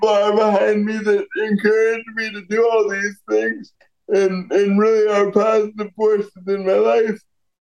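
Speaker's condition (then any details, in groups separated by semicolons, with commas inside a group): Cerebral palsy; congenital, born prematurely at 29 weeks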